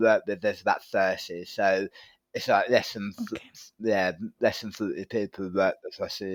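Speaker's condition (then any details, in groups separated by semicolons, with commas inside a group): Tongue cancer surgery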